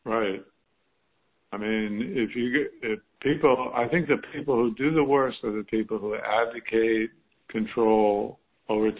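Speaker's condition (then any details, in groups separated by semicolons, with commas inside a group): Parkinson's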